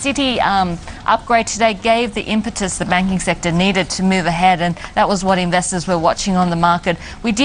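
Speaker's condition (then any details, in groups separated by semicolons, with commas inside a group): No condition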